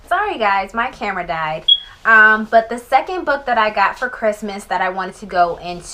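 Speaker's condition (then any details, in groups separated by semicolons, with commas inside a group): No condition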